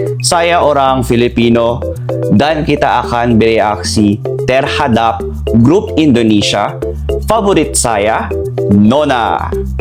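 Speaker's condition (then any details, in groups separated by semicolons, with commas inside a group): No condition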